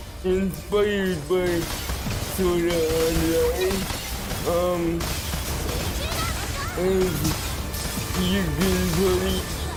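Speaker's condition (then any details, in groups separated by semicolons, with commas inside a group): Cerebral palsy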